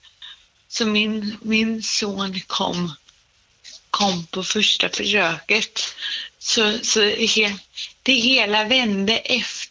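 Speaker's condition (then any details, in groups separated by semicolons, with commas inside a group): Cerebral palsy; congenital, motor function affected throughout body, walks and stands, somewhat poorer balance; speech slightly affected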